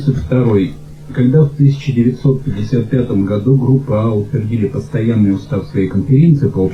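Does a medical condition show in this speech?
No.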